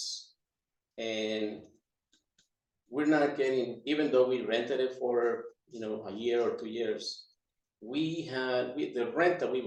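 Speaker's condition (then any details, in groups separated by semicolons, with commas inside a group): No condition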